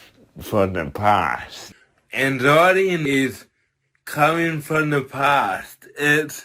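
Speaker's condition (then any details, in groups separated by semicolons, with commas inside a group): Cerebral palsy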